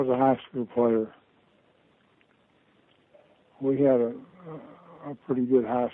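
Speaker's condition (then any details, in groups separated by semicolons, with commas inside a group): Parkinson's disease; diagnosed about two years ago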